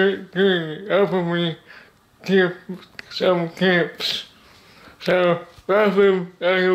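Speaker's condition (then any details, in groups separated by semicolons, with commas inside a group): Cerebral palsy; body affected; speech disability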